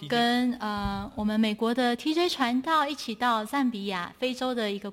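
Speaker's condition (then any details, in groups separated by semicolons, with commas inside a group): No condition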